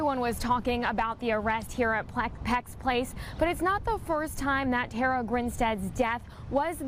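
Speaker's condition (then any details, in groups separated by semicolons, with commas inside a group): No condition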